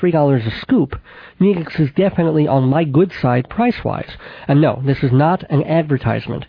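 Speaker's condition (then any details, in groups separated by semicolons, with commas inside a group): Cleft palate with lisp, cleft lip and palate, mild; infant operations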